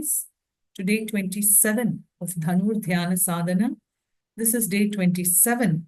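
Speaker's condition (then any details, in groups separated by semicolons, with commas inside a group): No condition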